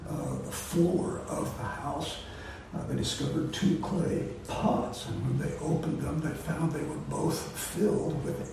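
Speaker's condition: Voice disorder; not contagious

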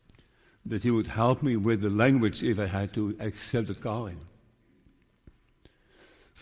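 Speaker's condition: Parkinson's disease; diagnosed 5 years ago

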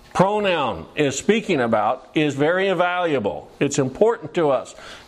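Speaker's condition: No condition

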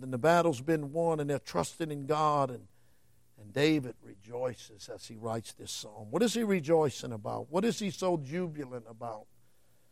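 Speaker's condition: No condition

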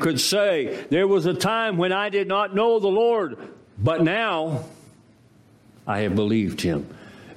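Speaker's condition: No condition

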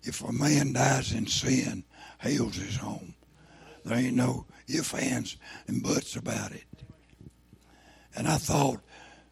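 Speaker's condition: Throat cancer, lost vocal cord

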